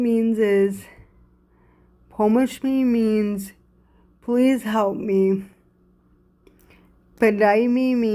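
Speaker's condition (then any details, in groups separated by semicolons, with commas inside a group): Cerebral palsy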